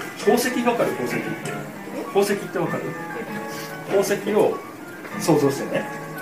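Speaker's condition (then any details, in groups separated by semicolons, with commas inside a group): No condition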